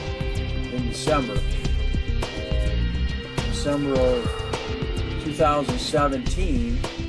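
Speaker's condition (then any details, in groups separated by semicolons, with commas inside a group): No condition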